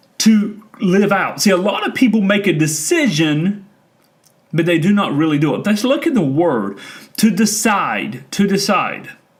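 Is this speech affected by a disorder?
No.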